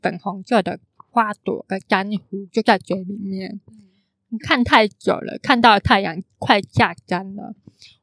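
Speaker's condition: Congenital hearing impairment; can sound sing-song

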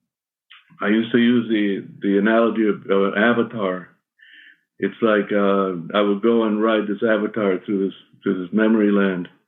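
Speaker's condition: Parkinson's; shaky voice, may stumble on words

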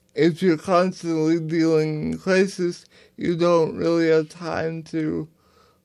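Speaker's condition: Cerebral palsy; power wheelchair user

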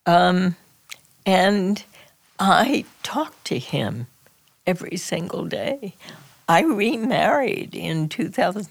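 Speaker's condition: Spasmodic dysphonia; diagnosis took six years

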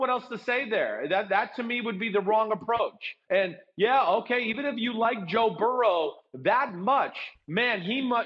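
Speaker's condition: No condition

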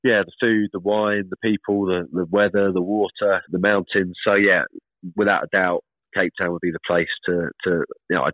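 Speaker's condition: No condition

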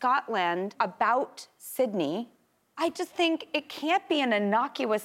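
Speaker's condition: No condition

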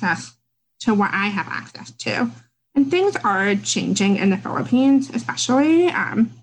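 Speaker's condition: Deafness; reads lips, wears cochlear implants; had speech therapy

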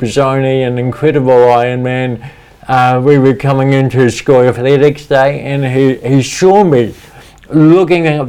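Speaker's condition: Cerebral palsy; speech impediment, talks funny

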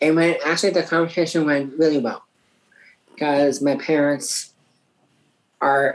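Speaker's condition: Down syndrome; from birth; age 37, recent knee surgery, surgery went well

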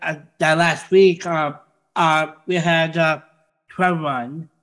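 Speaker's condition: Down syndrome; genetic chromosomal condition

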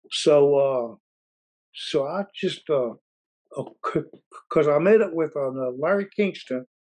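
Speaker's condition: Stutter; stutter since early childhood, severe in first grade, nearly placed in special school; ongoing stutter, frequent fillers, word and phrase repetitions; fluent when singing, sang without stuttering from about age twelve or thirteen; repeated sounds, repeated words, blocks

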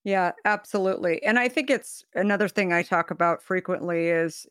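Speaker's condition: No condition

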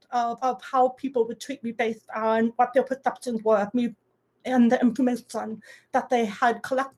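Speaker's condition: Deafness; deaf medically, little-d deaf, some residual hearing, wears hearing aid, lip reads, no sign language; lip reading hosts during podcast, relying on hearing aid; speaks orally, audible deaf accent noticed by listeners

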